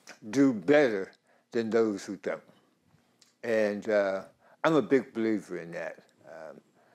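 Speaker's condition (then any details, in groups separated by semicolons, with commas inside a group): Tongue cancer; dry mouth overcome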